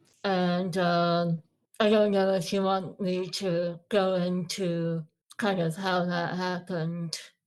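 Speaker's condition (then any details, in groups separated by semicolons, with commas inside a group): Moebius syndrome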